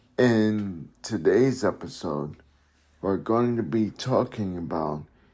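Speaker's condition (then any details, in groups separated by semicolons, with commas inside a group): Multiple sclerosis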